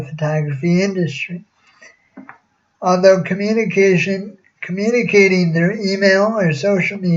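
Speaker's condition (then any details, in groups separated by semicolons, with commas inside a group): Cerebral palsy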